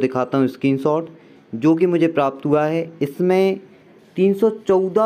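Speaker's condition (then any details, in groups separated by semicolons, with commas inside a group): No condition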